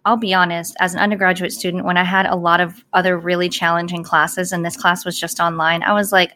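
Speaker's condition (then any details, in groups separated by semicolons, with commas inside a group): Cleft palate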